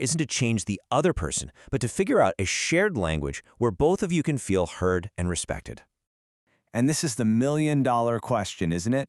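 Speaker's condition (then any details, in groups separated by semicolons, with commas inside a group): No condition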